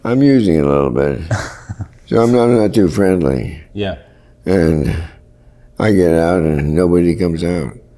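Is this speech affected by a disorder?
Yes: Parkinson's; worsening, often debilitating.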